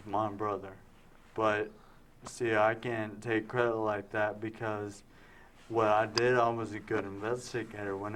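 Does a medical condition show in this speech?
Yes: traumatic brain injury; caused by car accident; now talking.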